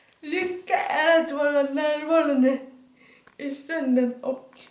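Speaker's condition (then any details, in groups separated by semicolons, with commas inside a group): Dyskinetic cerebral palsy; dyskinetic form, severe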